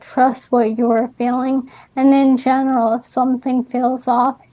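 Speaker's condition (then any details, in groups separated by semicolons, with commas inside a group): ALS; diagnosed before age 30, atypical for young female; recently diagnosed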